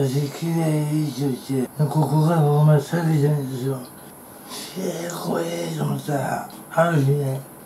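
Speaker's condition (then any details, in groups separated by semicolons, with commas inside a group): Tongue cancer, partial glossectomy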